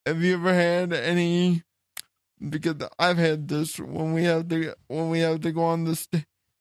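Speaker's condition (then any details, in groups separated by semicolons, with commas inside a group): Cerebral palsy; since childhood, wheelchair user, chair lifted onto stage by four men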